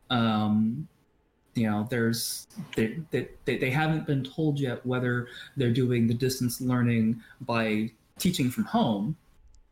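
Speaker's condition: Stuttering; frequent stuttering across past recordings; trouble talking today, stuttering not edited out this episode; stutters a lot, earlier recordings heavily edited by Steve-O, stumbles over words; repeated sounds, repeated words, prolonged sounds

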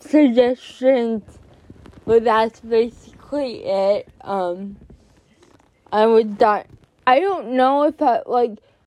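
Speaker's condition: Cerebral palsy; more jerking in class

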